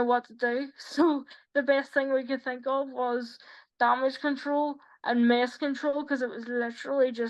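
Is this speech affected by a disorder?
Yes: quadriplegic cerebral palsy.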